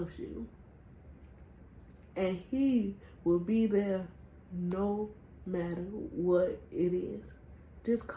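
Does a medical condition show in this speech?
Yes: cerebral palsy.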